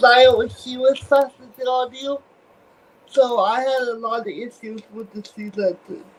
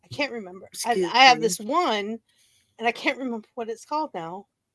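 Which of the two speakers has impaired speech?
The first: cerebral palsy.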